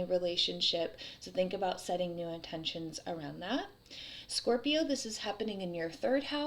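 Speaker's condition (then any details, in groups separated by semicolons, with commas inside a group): No condition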